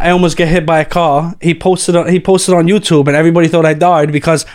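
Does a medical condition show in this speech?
No.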